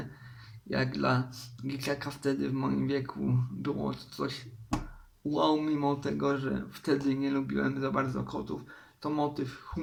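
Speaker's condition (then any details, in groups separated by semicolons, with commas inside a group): Cerebral palsy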